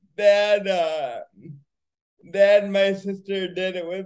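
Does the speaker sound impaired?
Yes: cerebral palsy; wheelchair user.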